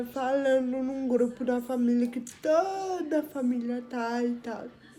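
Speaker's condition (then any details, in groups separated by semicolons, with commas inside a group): Cerebral palsy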